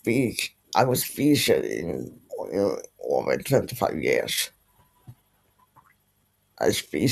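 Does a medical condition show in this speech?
Yes: dystonia.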